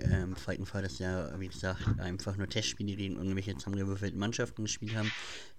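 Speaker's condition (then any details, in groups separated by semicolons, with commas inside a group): Cleft palate; since childhood, still present; speech impediment, listener messages said cannot be heard, mimicked at school, class laughed at reading aloud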